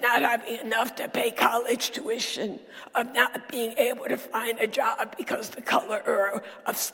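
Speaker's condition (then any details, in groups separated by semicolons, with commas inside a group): Dysphonia; dysphonia diagnosed about a decade ago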